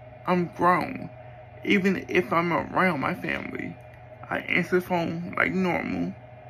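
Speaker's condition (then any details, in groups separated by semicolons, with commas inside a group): Cerebral palsy; speech is not the best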